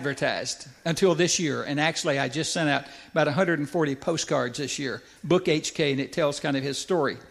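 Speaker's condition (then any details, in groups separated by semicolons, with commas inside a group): No condition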